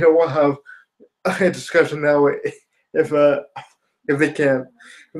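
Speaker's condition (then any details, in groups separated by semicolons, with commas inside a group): Spastic quadriplegia cerebral palsy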